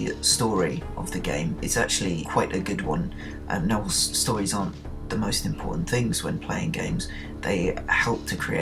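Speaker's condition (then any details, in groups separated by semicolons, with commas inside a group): No condition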